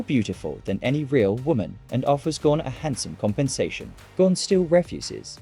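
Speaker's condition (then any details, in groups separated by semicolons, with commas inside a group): No condition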